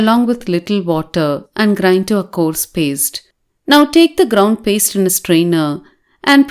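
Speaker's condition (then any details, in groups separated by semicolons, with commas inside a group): No condition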